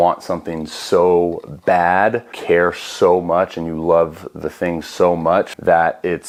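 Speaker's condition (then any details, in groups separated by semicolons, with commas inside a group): No condition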